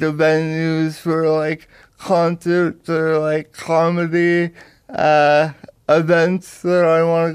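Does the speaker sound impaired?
Yes: cerebral palsy; power wheelchair user.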